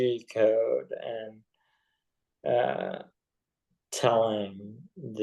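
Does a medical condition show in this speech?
Yes: ALS.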